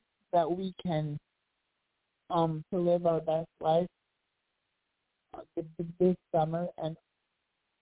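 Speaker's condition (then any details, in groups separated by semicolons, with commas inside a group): Cerebral palsy; voice improved over last year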